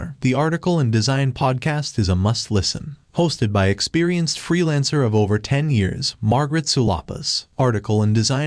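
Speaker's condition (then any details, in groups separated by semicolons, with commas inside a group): No condition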